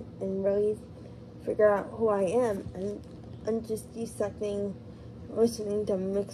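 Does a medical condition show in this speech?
Yes: cerebral palsy.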